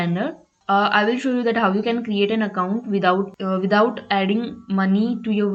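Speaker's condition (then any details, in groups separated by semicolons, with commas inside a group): No condition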